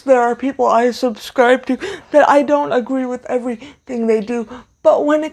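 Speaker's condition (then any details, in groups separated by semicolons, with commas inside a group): Cerebral palsy, severe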